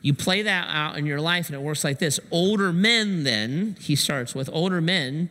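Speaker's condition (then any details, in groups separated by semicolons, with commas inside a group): No condition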